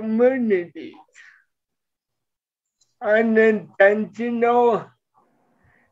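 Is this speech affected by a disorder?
Yes: cerebral palsy; present from birth.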